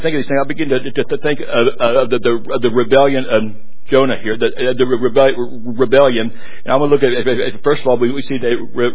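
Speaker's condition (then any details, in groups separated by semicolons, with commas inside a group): Stuttering; struggled with it for a while, adults at Haddale said he could not preach; not noticeable to audience during this sermon; repeated sounds, repeated words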